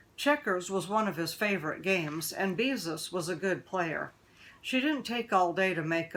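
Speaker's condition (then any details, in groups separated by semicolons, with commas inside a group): No condition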